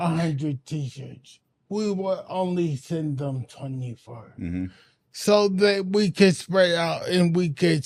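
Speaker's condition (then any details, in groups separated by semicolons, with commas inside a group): Anoxic brain injury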